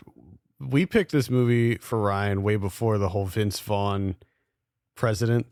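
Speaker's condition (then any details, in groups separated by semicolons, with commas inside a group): No condition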